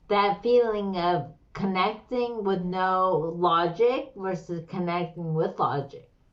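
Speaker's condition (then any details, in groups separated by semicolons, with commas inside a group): Slurred speech; slurred, stroke-like speech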